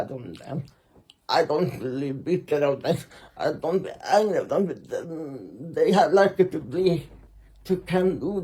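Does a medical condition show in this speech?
Yes: muscular Parkinson; vascular parkinsonism, multiple surgeries; progressive.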